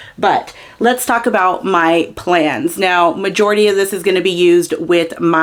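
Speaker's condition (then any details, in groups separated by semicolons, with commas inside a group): No condition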